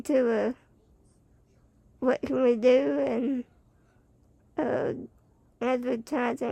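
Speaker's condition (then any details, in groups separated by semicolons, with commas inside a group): Spinal muscular atrophy type 2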